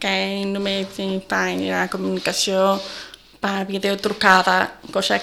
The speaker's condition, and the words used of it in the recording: Deafness. Abans de parlar avui, vull dir-vos que soc sorda i soc conscient que tinc una entonació diferent que vosaltres i potser algú no m'entendrà bé.